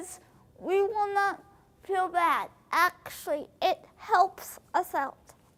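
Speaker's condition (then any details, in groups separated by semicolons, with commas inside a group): Cerebral palsy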